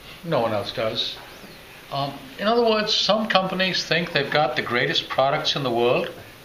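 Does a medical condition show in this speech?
No.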